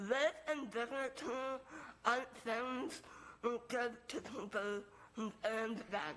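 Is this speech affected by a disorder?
Yes: Moebius syndrome.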